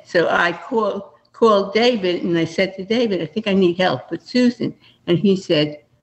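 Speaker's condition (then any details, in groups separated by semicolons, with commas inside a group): Parkinson's disease; first sign one arm not moving, noticed by husband, onset much younger than father, father also had Parkinson's, sought care from Susan Bressman; about 12 years since onset, attends boxing classes; voice affected, asks whether listeners can understand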